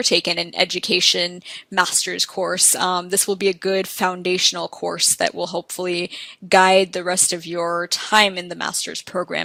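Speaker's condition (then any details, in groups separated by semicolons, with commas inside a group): No condition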